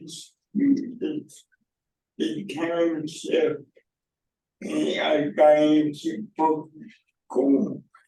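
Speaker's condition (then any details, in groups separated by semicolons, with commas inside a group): Cerebral palsy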